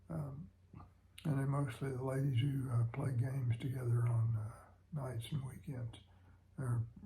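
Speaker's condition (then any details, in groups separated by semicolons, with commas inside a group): Parkinson's disease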